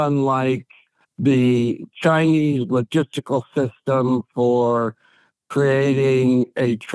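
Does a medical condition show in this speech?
Yes: ALS; onset right arm, then left arm, legs, quadriplegic, prior neck surgeries.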